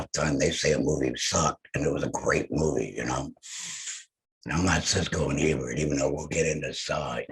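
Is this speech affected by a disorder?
Yes: head and neck cancer; voice lost.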